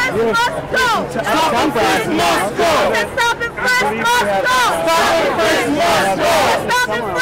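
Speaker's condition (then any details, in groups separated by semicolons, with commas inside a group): No condition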